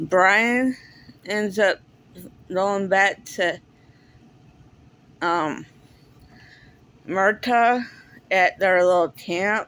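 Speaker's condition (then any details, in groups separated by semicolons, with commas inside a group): Cerebral palsy; speaks differently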